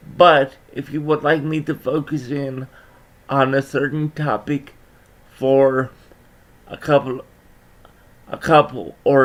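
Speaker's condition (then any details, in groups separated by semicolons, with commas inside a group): Cerebral palsy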